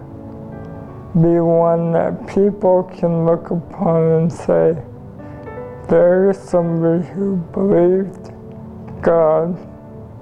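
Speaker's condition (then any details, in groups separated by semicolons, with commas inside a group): ALS; gradual loss of ability to feed, dress and bathe self; cannot feed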